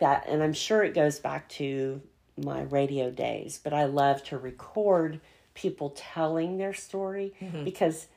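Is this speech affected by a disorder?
Yes: cleft palate; congenital, palate surgery at 9 months, Arkansas plastic surgeon, frequent ear infections, multiple ear tube surgeries; soft palate strengthening exercises from speech pathologist mother, no bony palate, speech learned differently.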